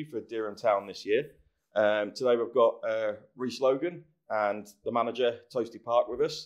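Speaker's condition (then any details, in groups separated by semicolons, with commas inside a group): No condition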